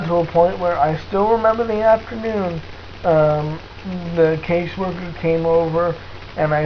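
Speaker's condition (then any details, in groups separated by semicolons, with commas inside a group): Cerebral palsy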